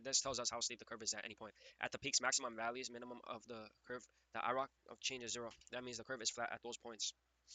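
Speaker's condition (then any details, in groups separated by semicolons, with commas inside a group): No condition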